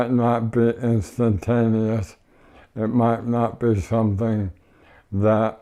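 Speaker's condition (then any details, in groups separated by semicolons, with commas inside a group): ALS; no tracheostomy, power wheelchair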